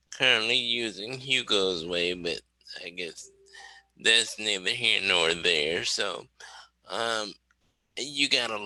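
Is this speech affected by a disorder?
Yes: cerebral palsy; wheelchair user.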